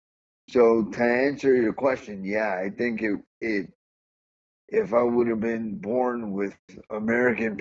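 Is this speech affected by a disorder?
Yes: cerebral palsy; see and hear.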